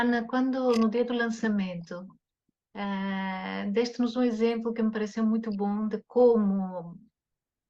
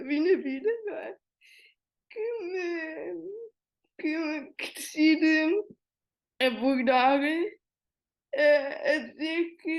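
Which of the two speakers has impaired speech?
The second: cerebral palsy.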